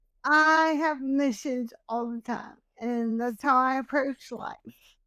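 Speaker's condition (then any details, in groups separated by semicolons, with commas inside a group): Hemiplegic cerebral palsy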